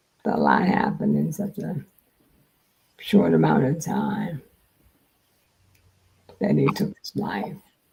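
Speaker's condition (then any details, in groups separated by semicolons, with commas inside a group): Multiple sclerosis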